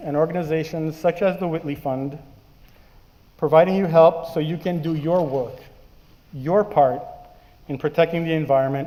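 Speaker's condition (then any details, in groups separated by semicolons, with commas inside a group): No condition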